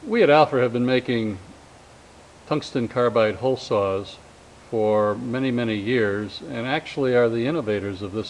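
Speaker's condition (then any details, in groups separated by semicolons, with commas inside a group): No condition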